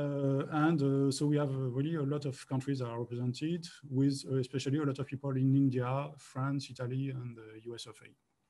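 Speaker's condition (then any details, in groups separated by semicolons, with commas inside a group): No condition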